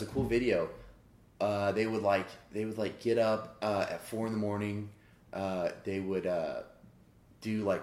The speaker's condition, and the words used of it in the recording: No condition.